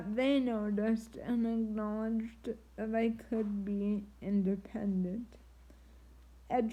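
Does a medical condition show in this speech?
Yes: triplegic cerebral palsy; spastic triplegia, from birth, two legs one arm, scoliosis; wheelchair, walker and leg braces.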